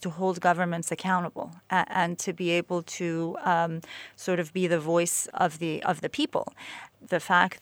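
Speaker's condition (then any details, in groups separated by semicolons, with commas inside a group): No condition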